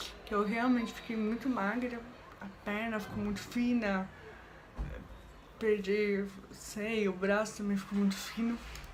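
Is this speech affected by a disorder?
Yes: cerebral palsy.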